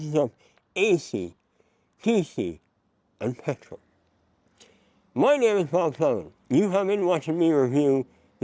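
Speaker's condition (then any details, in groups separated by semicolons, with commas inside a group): Mouth cancer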